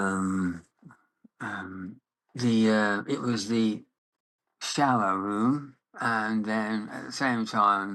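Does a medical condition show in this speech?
Yes: Parkinson's disease; about 16 years since diagnosis, hip replacement.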